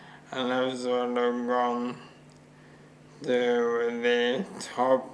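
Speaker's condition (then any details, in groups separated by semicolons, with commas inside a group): Motor neuron disease; bulbar involvement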